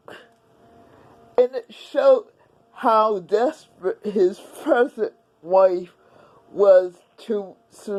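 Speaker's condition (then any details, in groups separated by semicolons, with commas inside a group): Cerebral palsy; several unnoticed strokes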